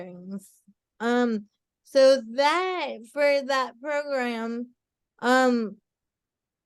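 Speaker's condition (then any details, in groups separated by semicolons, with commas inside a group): Cerebral palsy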